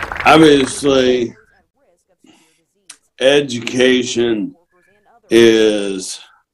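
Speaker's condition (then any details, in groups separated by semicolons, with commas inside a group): ALS; degenerative terminal nerve disease; diagnosed over a year ago; struggles talking, speech mistaken for intoxication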